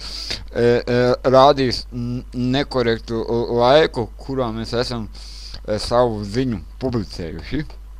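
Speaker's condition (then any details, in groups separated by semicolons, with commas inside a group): Cerebral palsy; since birth; speech not very clear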